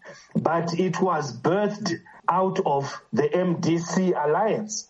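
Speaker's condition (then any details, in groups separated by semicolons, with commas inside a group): No condition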